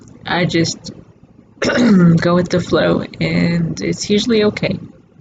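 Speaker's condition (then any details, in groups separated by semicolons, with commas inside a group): Cerebral palsy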